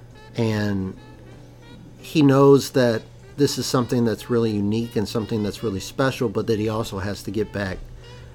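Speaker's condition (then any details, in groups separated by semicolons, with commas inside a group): No condition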